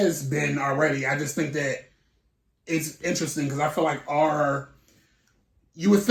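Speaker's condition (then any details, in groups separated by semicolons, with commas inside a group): No condition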